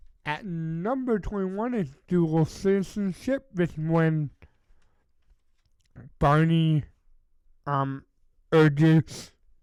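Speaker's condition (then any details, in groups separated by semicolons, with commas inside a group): Cerebral palsy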